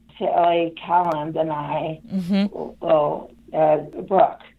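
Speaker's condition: Expressive aphasia after stroke; severe near-fatal stroke, initial left-side paralysis, total speech loss, melodic intonation therapy Boston, eight years therapy; eight and a half years post stroke, regular therapy days, physical limitations, one hand not working; slow speech, word-finding difficulty, clear thoughts, aphasia in writing, types left-handed or dictates via Siri

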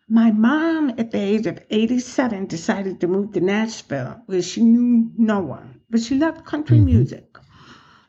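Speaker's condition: Profound deafness, acquired, profound

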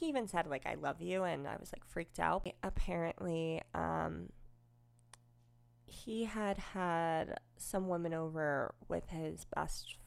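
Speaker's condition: Cleft lip and palate, unilateral

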